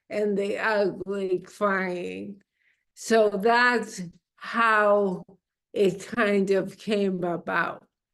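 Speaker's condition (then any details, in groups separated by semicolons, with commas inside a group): Amyotrophic lateral sclerosis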